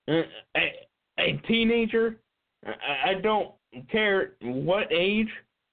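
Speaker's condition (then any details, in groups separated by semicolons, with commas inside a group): Cerebral palsy; cannot be hidden when acting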